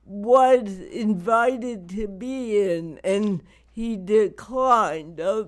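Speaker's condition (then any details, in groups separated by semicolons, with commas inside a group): Cerebral palsy; not degenerative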